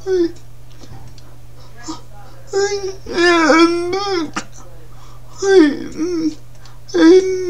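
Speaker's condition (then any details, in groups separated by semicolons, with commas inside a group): Cerebral palsy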